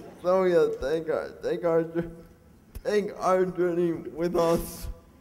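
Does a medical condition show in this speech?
Yes: cerebral palsy; facial muscles impaired, predicted not to talk.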